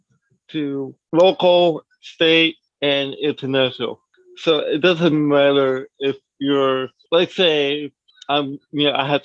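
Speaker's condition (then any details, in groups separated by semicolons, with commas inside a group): Cerebral palsy; from birth, lower limbs affected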